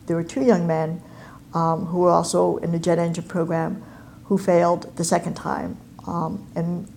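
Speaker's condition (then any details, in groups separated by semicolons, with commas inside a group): Cleft palate and cleft lip; congenital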